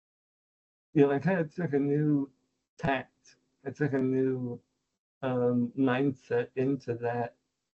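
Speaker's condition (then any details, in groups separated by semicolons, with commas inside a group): Spinal muscular atrophy, type 2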